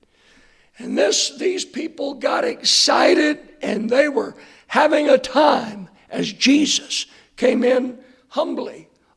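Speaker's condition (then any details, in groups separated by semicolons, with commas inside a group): Hoarseness after vocal cord surgery; hard to hear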